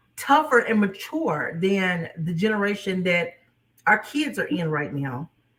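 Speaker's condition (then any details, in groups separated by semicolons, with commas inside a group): No condition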